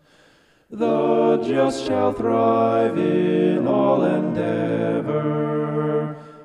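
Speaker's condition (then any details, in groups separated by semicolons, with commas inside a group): No condition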